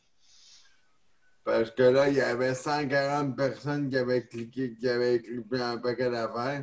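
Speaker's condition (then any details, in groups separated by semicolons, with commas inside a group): Neonatal cerebral palsy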